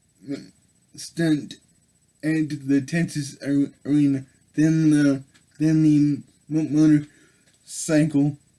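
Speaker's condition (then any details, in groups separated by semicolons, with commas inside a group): Cerebral palsy; affects all muscles; able to speak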